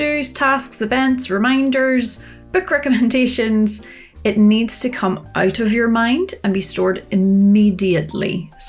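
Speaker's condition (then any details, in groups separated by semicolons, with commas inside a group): No condition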